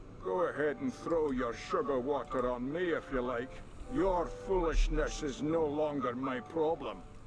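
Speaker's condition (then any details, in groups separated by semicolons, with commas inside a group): No condition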